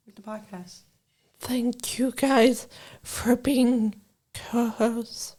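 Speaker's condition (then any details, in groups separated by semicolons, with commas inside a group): Brain injury from aneurysm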